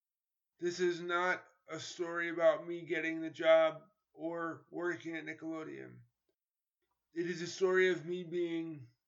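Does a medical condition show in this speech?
Yes: cerebral palsy; later crutches.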